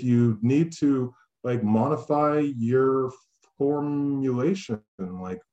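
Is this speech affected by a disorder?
Yes: stuttering; lifelong stutter, cannabis reported to help stuttering; here prolonged sounds.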